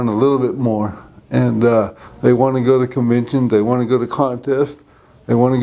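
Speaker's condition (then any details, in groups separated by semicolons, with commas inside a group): Cerebral palsy; present from birth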